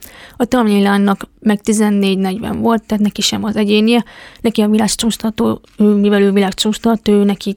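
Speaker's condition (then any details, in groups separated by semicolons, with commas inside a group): Deafness; congenital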